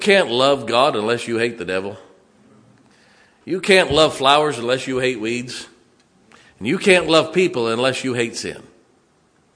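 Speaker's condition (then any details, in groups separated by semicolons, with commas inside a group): No condition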